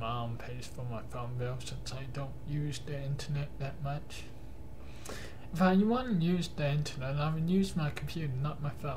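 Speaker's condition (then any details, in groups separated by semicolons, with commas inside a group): Cerebral palsy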